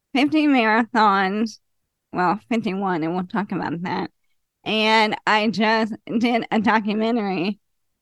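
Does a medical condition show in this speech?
Yes: ALS; als onset in hand at 38, thumb-forefinger muscle loss, very little hand strength, very slow progression; about 19 years since onset; still talking and advocating about 9 years after onset.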